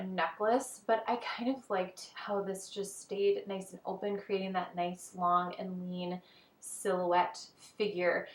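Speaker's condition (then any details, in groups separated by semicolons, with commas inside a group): No condition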